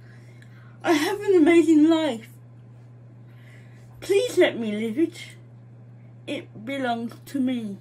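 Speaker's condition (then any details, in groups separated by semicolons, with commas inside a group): Mild cerebral palsy; mild form, from birth; struggles with speech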